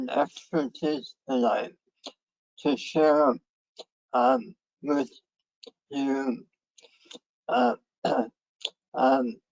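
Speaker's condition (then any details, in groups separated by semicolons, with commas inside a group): Head and neck cancer; left vagus nerve severed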